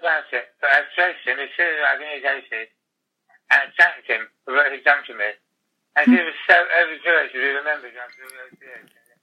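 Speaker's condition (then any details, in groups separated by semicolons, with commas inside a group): Tongue cancer, glossectomy, most of tongue removed; terminal, sent home to die after 2 weeks in hospice, pain under control, noisy machine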